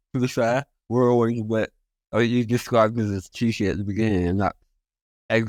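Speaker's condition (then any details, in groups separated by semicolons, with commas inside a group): Spinal muscular atrophy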